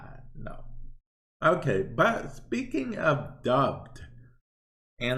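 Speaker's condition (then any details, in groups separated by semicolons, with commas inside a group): Cerebral palsy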